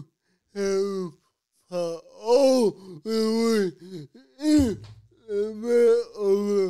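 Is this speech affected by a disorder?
Yes: cerebral palsy.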